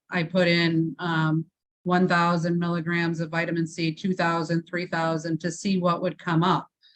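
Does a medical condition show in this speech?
No.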